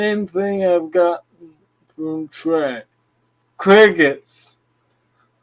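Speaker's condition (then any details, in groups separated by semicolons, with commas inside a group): Cerebral palsy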